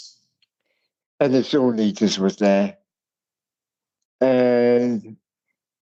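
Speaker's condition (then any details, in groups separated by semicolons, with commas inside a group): Cerebral palsy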